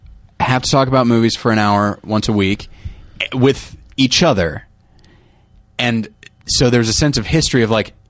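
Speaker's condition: No condition

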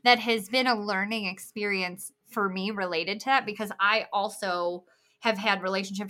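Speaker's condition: Bilateral cleft lip and palate

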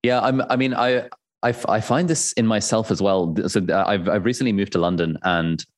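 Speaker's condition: Stutter; present by time of choosing university, reason law was ruled out; repeated sounds, repeated words

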